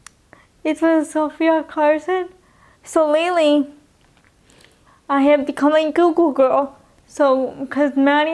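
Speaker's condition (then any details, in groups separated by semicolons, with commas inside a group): Cerebral palsy, spastic quadriplegic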